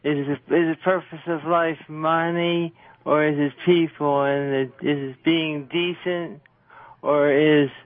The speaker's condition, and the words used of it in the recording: Parkinson's disease. I'm putting out for you though, because I really want to be heard.